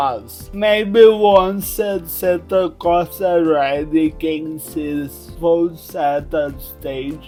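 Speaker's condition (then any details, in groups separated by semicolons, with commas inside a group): Cerebral palsy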